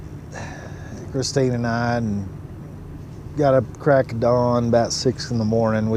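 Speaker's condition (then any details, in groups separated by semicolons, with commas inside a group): No condition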